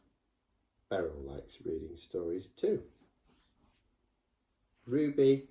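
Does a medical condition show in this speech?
No.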